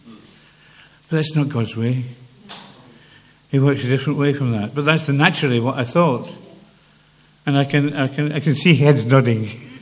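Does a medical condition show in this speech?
Yes: Parkinson's; speech less clear than before for some years; has learned to manage speech more carefully, invites listeners to flag anything unclear.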